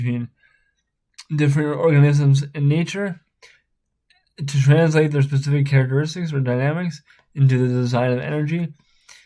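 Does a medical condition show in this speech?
Yes: spastic cerebral palsy.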